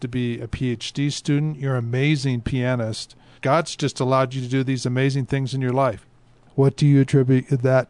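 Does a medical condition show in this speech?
No.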